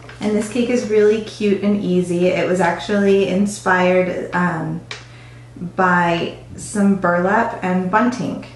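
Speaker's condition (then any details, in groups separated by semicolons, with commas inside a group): No condition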